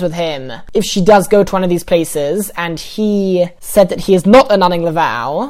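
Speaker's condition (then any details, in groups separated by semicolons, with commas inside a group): No condition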